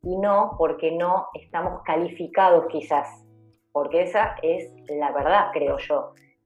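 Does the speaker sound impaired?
No.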